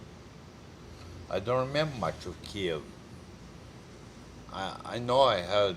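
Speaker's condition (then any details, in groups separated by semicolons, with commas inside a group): Multiple sclerosis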